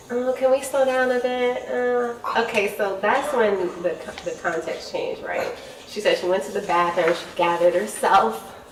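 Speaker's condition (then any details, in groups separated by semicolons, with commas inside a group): No condition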